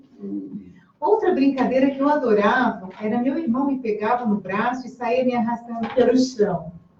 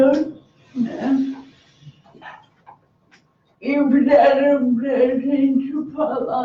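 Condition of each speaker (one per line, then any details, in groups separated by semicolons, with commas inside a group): No condition
Cerebral palsy; birth injury, motor impairment, cognition not affected; communicates using letters and symbols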